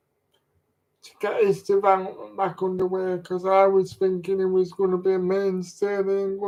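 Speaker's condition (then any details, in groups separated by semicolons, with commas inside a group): Cerebral palsy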